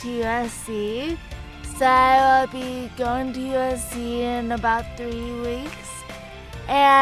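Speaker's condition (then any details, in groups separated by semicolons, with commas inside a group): Ecstasy overdose injury; caused by ecstasy overdose; slow speech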